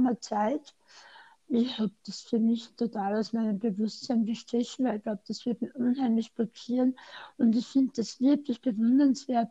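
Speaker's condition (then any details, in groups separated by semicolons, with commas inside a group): Tongue cancer surgery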